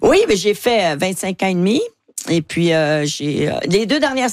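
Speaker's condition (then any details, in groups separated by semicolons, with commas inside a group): No condition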